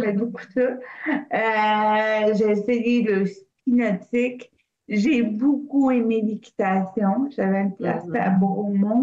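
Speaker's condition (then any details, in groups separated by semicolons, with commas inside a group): Cerebral palsy; affects voice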